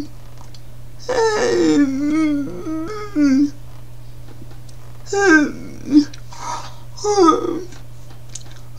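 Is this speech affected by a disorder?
Yes: cerebral palsy.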